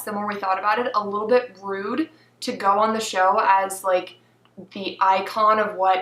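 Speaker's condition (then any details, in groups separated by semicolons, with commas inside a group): No condition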